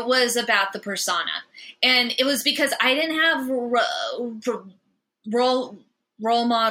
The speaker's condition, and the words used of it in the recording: Stuttering. So you're just going to have to wait for all the brilliant things that I have to say.